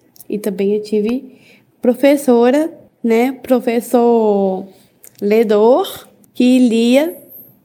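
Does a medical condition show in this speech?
Yes: Down syndrome; speech therapy and physiotherapy from 15 days old.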